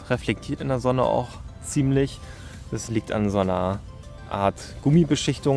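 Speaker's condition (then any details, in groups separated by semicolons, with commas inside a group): No condition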